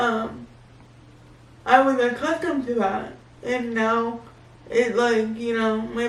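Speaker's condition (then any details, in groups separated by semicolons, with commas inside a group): Cerebral palsy; baclofen pump for spasms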